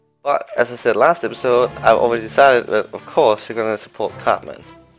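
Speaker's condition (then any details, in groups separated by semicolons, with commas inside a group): No condition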